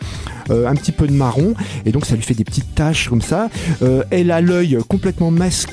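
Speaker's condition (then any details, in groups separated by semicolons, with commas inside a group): No condition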